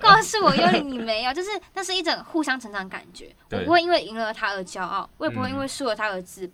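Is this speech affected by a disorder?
No.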